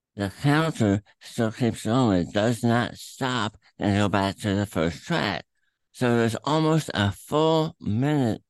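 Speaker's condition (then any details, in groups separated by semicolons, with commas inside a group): Throat cancer, tumor through tongue, attached to epiglottis; chemo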